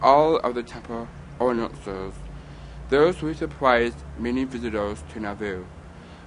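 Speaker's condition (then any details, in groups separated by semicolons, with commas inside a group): Down syndrome; young adult man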